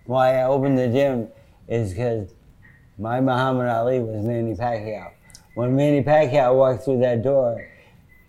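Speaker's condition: Parkinson's disease; sometimes

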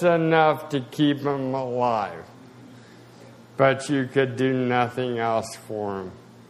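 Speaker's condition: Spasticity, mild

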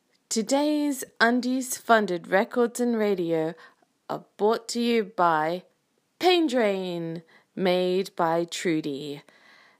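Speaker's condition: No condition

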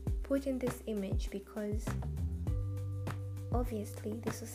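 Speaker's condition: No condition

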